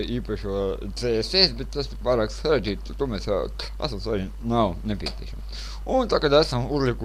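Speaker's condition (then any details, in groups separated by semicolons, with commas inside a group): Cerebral palsy; since birth; speech not very clear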